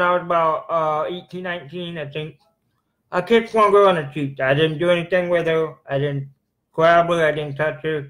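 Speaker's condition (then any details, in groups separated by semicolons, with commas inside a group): Cerebral palsy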